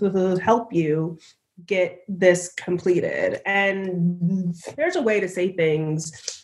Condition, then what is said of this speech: Stuttering. And then, excuse me, I have a little bit of cold.